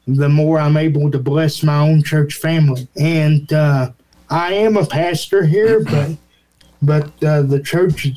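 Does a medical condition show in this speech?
Yes: cerebral palsy; needs ramps, single-level home or way to get upstairs.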